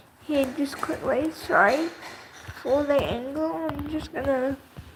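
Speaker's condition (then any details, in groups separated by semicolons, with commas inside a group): Cerebral palsy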